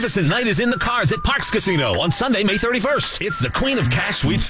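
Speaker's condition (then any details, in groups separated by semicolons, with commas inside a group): No condition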